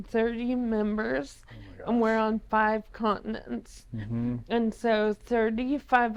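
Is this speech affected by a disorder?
Yes: ALS.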